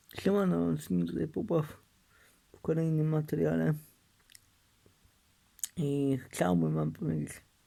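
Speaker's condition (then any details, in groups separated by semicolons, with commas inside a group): Cerebral palsy; uses wheelchair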